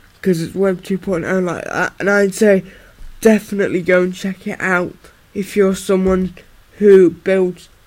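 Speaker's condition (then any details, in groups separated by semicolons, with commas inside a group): Cerebral palsy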